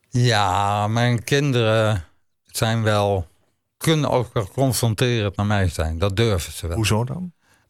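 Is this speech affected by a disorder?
Yes: ALS; ALS diagnosed 2021 in Zwolle hospital, began with muscle twitching during corona, 20 kg muscle lost in 1.5 years; tires quickly, struggles shaving, brushing teeth, depends on others, climbing Mont Ventoux on adapted electric bike; talks less after recent days of exertion, speaking costs energy, still easy to understand.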